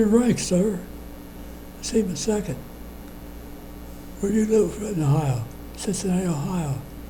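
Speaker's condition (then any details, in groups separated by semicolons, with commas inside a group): Parkinson's disease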